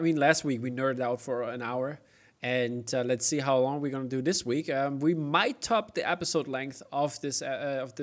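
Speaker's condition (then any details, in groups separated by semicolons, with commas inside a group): No condition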